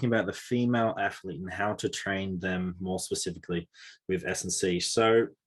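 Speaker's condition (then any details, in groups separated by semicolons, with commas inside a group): No condition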